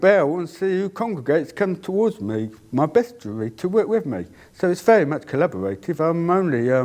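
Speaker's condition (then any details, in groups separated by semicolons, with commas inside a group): Deafness; cannot hear own voice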